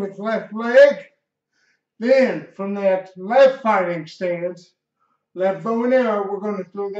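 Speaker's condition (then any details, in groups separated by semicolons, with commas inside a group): Cerebral palsy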